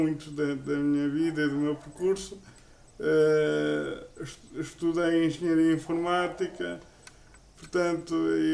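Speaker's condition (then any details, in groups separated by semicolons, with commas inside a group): Cerebral palsy; uses a wheelchair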